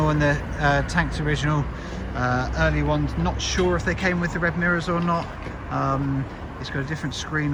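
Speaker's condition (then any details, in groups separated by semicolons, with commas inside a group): No condition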